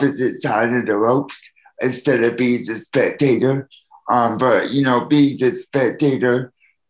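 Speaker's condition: Cerebral palsy; needs help from others

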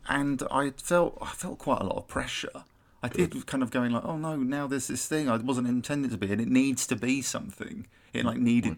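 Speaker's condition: No condition

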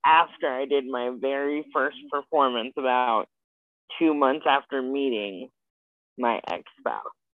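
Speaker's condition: Spastic quadriplegic cerebral palsy; brain-body communication misfire

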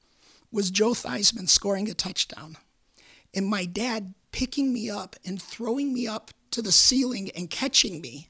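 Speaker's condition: Repeated vocal cord surgery; cancer three times

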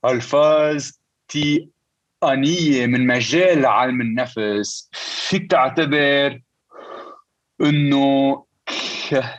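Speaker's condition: Stuttering; lifelong stutter; debilitating stutter, avoided speaking almost entirely for over 25 years; prolonged sounds, blocks

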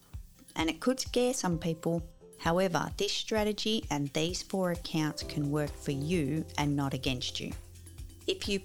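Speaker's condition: No condition

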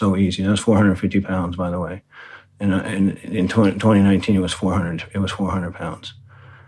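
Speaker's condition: Parkinson's disease; right-sided weakness noticed on long group bike ride, diagnosed by neurologist, confirmed by second opinion; six years since diagnosis, new walking difficulty, needs hand support, minimal medication initially, heavy weightlifting

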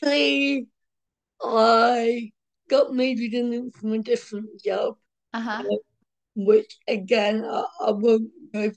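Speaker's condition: Cerebral palsy; born medically dead, mild walking wobble

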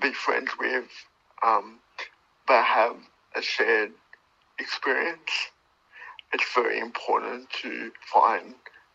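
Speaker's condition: Cerebral palsy; wheelchair user

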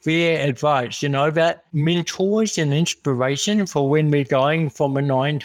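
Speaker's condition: Cerebral palsy; congenital

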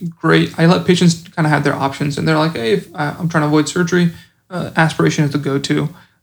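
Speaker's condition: No condition

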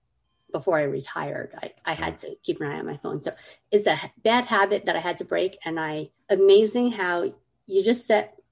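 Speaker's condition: Cleft lip and palate; childhood feeding issues

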